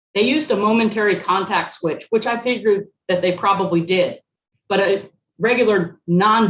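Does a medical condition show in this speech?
No.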